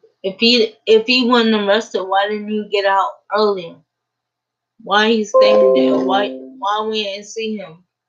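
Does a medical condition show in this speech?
Yes: cerebral palsy; uses a wheelchair.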